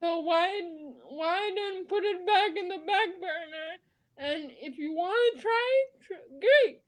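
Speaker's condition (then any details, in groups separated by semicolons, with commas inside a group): Cerebral palsy; spasticity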